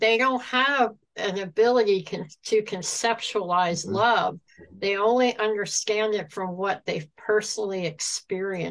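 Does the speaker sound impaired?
Yes: cleft palate; congenital, very severe, no nose, no upper lip.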